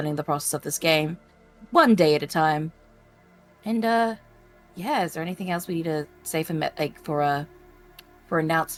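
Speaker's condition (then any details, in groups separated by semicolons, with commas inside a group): No condition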